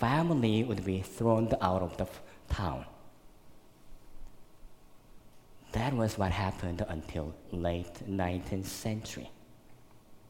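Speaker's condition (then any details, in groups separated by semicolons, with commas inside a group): Cleft lip and palate, severe; one in junior high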